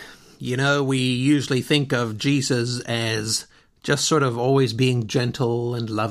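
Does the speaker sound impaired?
No.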